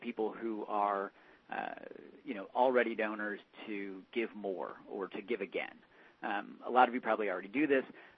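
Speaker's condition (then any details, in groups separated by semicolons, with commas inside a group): No condition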